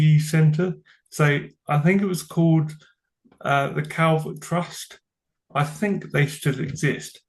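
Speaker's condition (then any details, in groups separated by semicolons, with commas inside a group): Cerebral palsy; from birth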